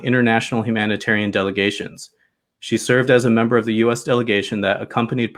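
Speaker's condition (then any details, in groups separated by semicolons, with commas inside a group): No condition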